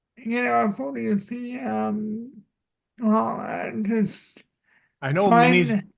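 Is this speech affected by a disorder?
Yes: cerebral palsy.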